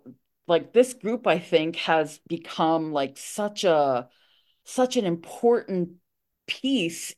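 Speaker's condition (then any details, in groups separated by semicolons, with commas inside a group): Stuttering; at times disabling, including its emotional complexity; past avoidance of phone calls and of situations where stuttering might happen, feared being heard stuttering; repeated words, blocks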